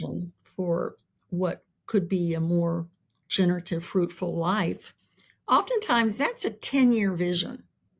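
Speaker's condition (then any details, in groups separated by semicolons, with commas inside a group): No condition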